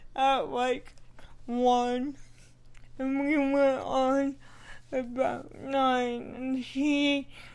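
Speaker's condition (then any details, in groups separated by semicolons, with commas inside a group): Cerebral palsy; working with speech therapist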